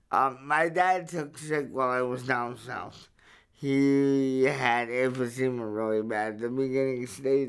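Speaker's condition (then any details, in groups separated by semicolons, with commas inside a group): Cerebral palsy; verbal, able to speak up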